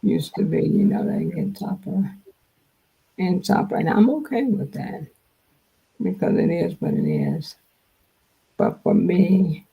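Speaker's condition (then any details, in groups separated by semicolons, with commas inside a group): Multiple sclerosis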